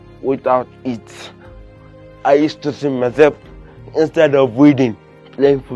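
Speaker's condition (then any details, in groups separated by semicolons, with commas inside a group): Cerebral palsy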